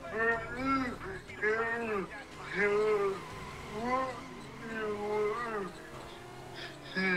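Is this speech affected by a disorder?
Yes: cerebral palsy.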